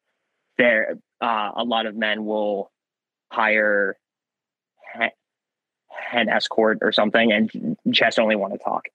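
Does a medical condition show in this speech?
Yes: stutter; onset about first grade, brief remission, returned late second grade after trauma, genetic, father stuttered; weekly speech therapy since second grade, worst in middle school, now much improved, better when confident; visible facial effort, stuck on words, own name hard, worse under stress, first impressions, phone calls; here prolonged sounds.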